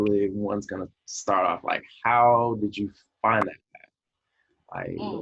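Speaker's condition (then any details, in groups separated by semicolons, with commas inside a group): No condition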